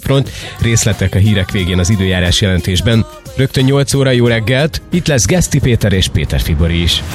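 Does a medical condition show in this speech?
No.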